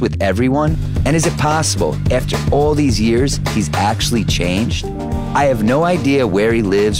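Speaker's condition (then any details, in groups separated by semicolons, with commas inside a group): No condition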